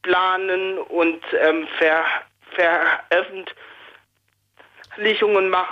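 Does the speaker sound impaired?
Yes: stuttering; member of stuttering self-help group; stutters while calling in to radio show; here repeated sounds, blocks.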